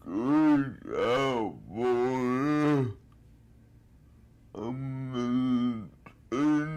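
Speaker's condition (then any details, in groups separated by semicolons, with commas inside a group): Cerebral palsy; motorized wheelchair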